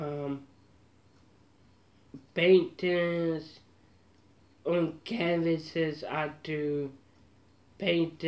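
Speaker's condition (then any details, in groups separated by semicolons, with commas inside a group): Mild cerebral palsy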